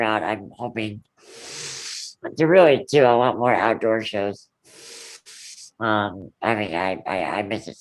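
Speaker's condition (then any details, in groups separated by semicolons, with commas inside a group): Ullrich congenital muscular dystrophy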